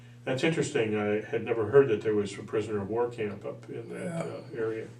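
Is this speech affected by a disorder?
No.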